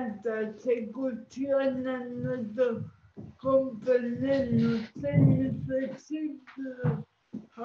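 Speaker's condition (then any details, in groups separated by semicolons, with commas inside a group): Cerebral palsy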